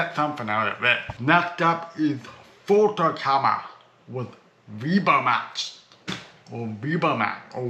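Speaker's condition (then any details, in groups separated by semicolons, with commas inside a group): Cerebral palsy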